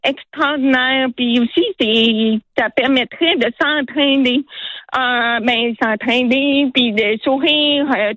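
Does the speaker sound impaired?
Yes: hearing loss; hard of hearing, relies on lip reading.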